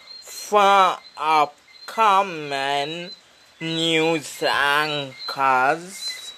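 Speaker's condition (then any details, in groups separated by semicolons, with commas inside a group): Speech impediment; no speech therapy yet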